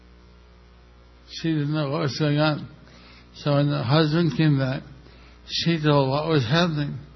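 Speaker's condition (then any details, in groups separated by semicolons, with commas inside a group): Stroke with facial paralysis; undergoing therapy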